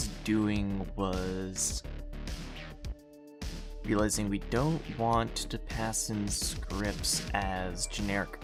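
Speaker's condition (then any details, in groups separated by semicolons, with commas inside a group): No condition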